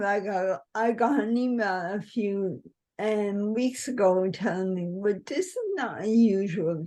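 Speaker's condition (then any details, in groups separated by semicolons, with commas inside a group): Cerebral palsy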